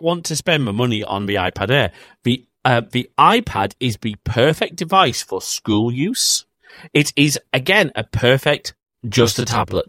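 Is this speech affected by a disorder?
No.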